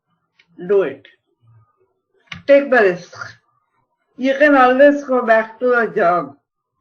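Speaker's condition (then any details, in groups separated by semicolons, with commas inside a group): Cerebral palsy; viral cause at age 6, half body paralyzed, spastic left hand; diagnosed in childhood, ongoing therapy since age six; mild speech problem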